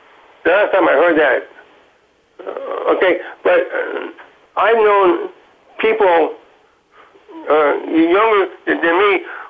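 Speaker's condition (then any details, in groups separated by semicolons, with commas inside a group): Parkinson's disease; Parkinson's diagnosed five years ago, stutter since at least college years; very painful, frustrating, attacks jaw and hands, physical therapy with Kevin Linde, exercise bike, swimming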